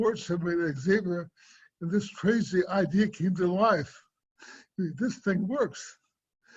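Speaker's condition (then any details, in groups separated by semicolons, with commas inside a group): Cerebral palsy; affects speech and swallowing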